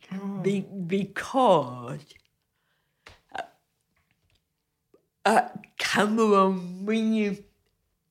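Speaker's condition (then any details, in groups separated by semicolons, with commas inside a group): Cerebral palsy; frequent loss of balance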